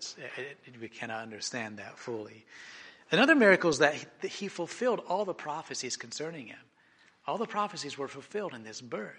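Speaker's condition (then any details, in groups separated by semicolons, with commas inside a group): No condition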